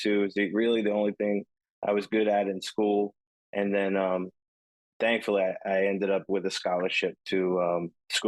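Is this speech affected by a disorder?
No.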